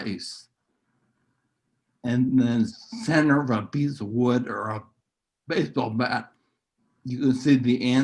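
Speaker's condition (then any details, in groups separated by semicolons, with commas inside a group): Neurological disease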